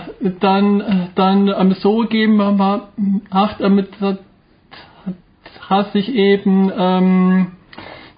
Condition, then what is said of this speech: Stuttering. Genau, ja, auf Grund meiner starken Symptomatik spielt mit das Stottern bei mir nach wie vor